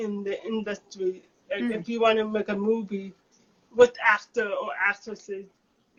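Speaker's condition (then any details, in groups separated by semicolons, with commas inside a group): Cerebral palsy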